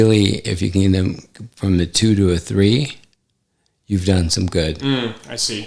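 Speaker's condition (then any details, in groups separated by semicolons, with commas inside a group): ALS; affects hand function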